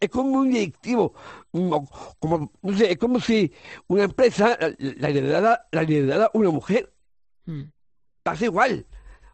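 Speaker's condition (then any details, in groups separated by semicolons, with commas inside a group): Down syndrome; congenital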